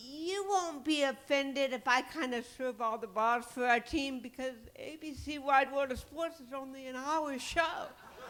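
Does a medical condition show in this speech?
Yes: cerebral palsy; titanium neck.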